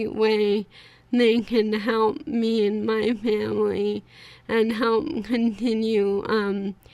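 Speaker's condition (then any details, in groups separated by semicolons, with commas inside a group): ALS; bulbar onset, minor ENT nose surgery; progressive, treatment slowing progression; impeded, more nasal speech, cognition intact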